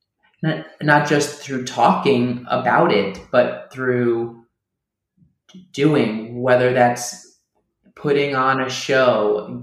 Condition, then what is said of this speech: Stuttering. I felt myself trying to hold back and not allow myself to stutter through the dialogue.